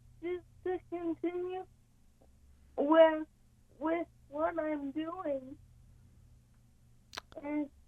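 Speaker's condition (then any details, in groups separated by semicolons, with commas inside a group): Cerebral palsy; yoga exercises including breathing, cobra, side-to-side stretches, forward and back bends, kinesiologist twice weekly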